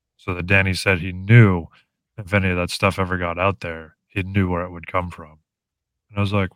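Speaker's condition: No condition

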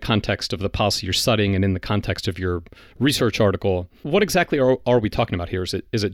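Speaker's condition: No condition

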